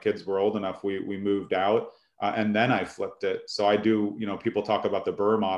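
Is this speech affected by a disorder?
No.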